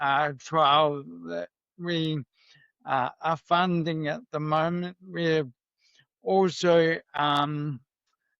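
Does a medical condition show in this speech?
Yes: MND; voice may sound shaky from clonus.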